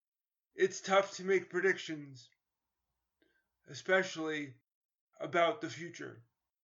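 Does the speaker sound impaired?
Yes: cerebral palsy; cerebral palsy from spinal meningitis contracted at birth in 1972.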